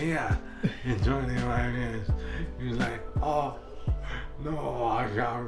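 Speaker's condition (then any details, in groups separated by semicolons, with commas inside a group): Motor neurone disease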